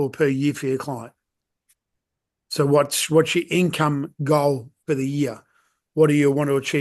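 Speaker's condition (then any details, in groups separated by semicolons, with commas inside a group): No condition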